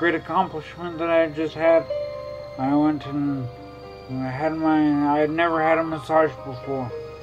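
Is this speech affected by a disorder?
Yes: traumatic brain injury.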